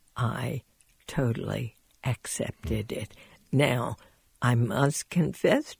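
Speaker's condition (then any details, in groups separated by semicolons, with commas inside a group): Spasmodic dysphonia; travels to Portland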